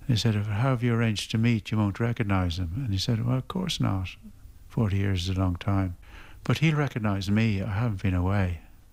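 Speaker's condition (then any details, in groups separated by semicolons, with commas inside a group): Parkinson's; progressive, expected to get tougher, affects making steady non-wobbly lines; nearly 70, increasing difficulty with work, relies more on collaboration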